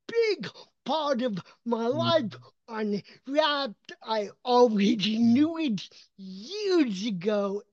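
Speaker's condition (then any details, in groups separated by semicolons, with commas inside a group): Cerebral palsy, mild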